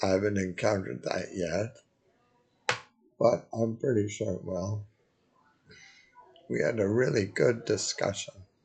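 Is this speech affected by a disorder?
Yes: multiple sclerosis.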